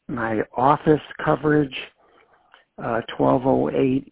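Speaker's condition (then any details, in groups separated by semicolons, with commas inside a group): No condition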